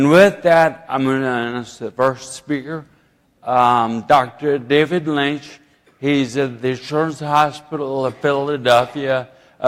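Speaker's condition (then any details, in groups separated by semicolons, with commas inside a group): Ataxia; slurring and poor speech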